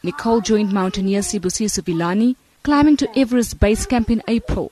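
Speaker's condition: No condition

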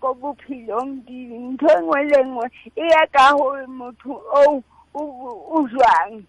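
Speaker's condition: Cerebral palsy; since childhood

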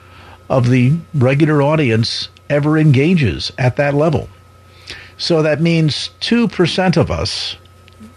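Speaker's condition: No condition

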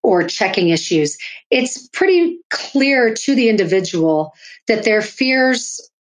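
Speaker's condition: No condition

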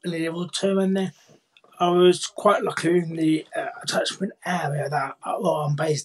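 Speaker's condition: Cerebral palsy, profound hearing loss; born three months premature, boccia class BC5 formerly BC2; speaks clearly and well, no longer signs, most BSL forgotten; speaks clearly despite deafness, BSL first language, primary school speech and language therapy

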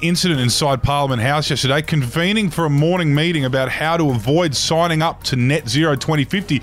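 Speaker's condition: No condition

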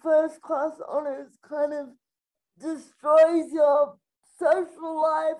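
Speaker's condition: Spastic quadriplegic cerebral palsy

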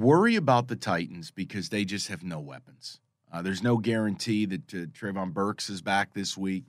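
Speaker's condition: No condition

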